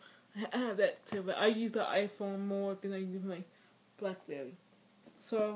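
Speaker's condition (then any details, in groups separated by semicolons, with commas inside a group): Speech impairment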